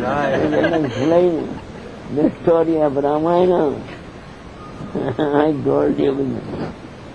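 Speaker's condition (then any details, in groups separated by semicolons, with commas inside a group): Deafness; questions from listeners not taken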